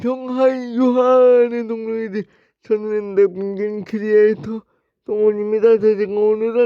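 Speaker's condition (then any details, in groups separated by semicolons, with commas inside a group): Brain lesion disability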